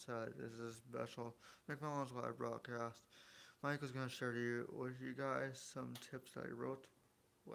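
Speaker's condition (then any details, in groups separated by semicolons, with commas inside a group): Spastic quadriplegic cerebral palsy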